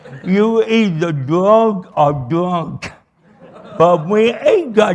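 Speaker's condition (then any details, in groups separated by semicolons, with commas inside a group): Cerebral palsy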